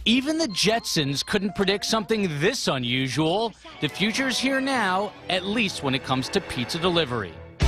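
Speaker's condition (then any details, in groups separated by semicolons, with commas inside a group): No condition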